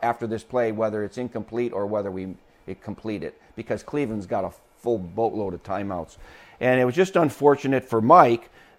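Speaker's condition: No condition

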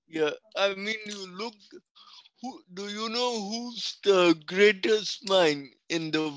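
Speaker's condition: Cerebral palsy; speech affected

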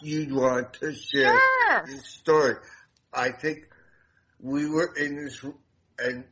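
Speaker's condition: Damaged voice box; self-conscious about voice

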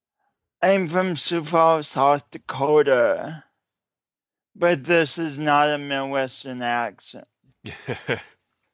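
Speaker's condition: Cerebral palsy; coordination difficulties

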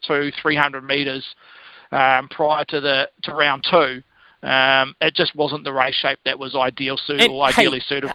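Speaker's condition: No condition

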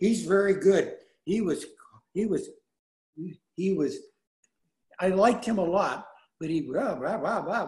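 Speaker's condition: Aphasia after stroke; aphasia caused by stroke; still improving daily, very tired every evening; can no longer speak Bulgarian, previously spoken fluently

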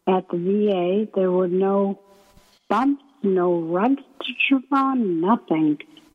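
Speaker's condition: ALS; about three years since onset, two since diagnosis, progressed, needs Beasy board for transfers

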